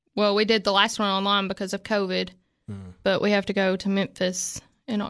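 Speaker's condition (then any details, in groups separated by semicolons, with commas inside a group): No condition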